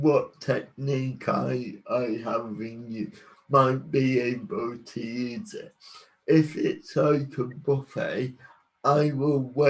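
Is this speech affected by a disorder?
Yes: cerebral palsy.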